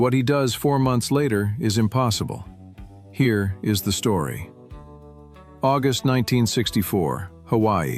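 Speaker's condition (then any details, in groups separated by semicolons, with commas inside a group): No condition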